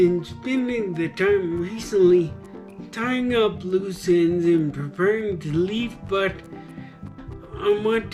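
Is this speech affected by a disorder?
Yes: traumatic brain injury.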